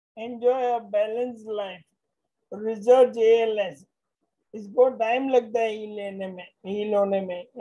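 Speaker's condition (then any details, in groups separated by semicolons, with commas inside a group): Motor neurone disease; voice strong and loud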